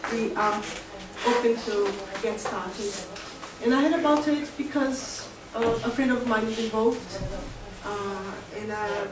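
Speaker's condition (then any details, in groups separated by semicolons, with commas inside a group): No condition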